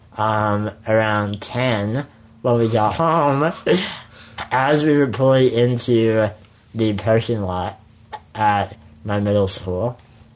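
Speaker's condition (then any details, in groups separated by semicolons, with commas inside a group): Spinal muscular atrophy; muscles waste away with age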